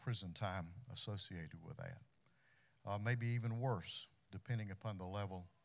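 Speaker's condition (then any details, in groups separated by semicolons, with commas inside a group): No condition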